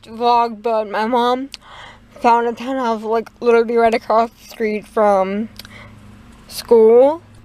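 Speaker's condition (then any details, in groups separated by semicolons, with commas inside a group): Cerebral palsy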